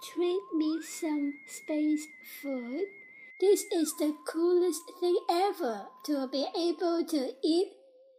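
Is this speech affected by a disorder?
Yes: Down syndrome; developmental disability.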